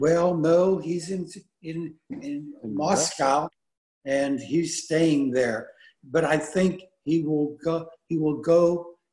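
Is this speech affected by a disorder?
Yes: aphasia after stroke; aphasia caused by stroke; still improving daily, very tired every evening; can no longer speak Bulgarian, previously spoken fluently.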